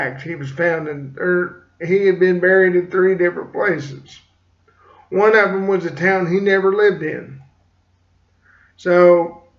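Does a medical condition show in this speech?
Yes: cerebral palsy; slight speech impediment.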